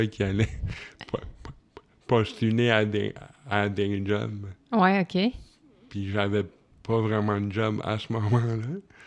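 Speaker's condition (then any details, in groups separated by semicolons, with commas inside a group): Cerebral palsy; from birth, oxygen lack, legs weak, learning difficulties; physiotherapy and occupational therapy; possibly unclear speech but understandable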